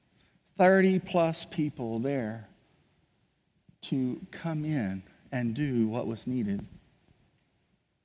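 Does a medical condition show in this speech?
No.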